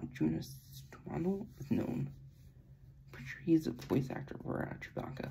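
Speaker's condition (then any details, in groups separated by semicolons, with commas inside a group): No condition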